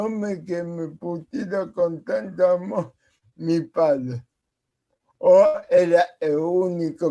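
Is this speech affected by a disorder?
Yes: cerebral palsy.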